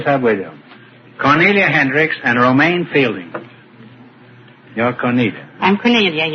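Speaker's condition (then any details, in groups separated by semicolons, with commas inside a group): No condition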